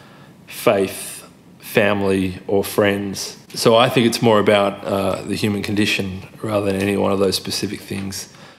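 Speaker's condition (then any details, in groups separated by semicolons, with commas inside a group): No condition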